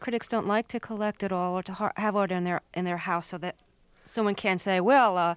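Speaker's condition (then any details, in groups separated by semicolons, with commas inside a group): No condition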